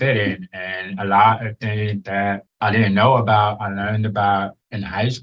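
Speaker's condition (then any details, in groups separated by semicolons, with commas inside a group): Born deaf; daily speech therapy throughout childhood from school therapist and speech-therapist mother, drilled on mouth movements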